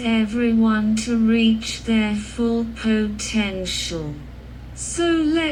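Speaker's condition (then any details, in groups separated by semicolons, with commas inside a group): Cerebral palsy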